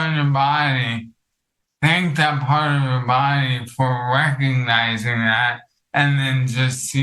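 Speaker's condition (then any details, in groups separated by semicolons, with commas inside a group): ALS; hard to talk long, speech unclear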